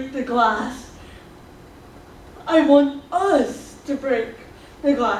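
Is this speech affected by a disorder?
Yes: cerebral palsy; speech slightly off.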